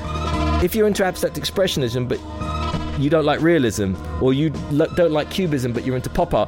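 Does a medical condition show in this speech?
No.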